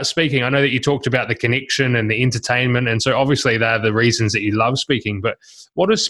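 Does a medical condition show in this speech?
No.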